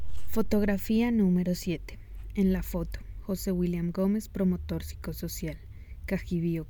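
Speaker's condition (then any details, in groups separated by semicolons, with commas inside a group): No condition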